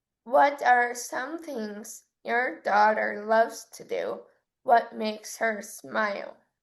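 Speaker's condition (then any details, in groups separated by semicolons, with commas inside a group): Cerebral palsy; affects muscles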